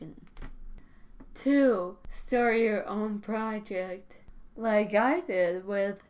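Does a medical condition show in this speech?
Yes: cerebellar ataxia.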